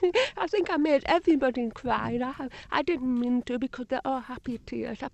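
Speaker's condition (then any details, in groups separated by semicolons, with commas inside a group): Deafness, Usher syndrome, Usher syndrome type 2, severe; speech training from age two, some answers may be a little indistinct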